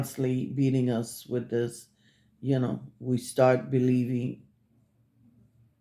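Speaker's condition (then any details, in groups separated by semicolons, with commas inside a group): No condition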